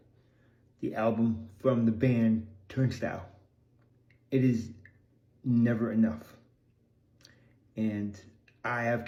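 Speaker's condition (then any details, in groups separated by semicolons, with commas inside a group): Cerebral palsy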